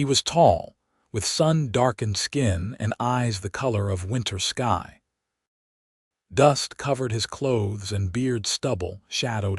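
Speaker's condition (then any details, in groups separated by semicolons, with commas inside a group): No condition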